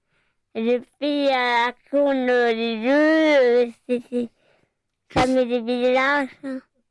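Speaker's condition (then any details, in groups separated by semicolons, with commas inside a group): Hearing impairment; hard of hearing from birth, attended Foyer Marignotte and other foyers, learned signing as child via Patrice Carillo; sign-singer (chansigneuse) in Chœur de Talent, led by sign chief Patrice Carillo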